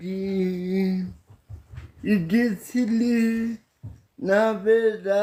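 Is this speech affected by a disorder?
Yes: paralysis.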